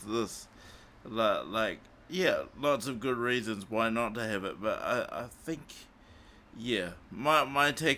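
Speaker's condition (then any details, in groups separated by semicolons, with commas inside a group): Cerebral palsy; morphine not allowed after it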